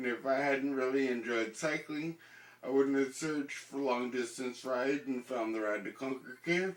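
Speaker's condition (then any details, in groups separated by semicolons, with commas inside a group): Ataxia; slow speech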